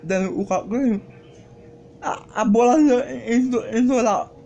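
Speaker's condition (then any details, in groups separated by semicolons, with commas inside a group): Cerebral palsy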